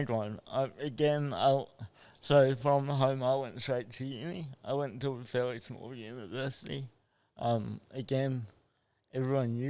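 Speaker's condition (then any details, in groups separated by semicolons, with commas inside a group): Cerebral palsy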